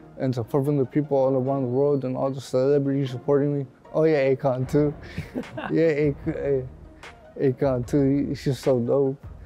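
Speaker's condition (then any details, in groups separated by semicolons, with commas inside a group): Cerebral palsy; cerebral palsy, premature birth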